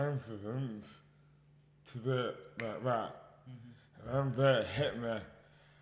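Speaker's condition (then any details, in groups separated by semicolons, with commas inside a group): Dystonia; mouth impairment affects speech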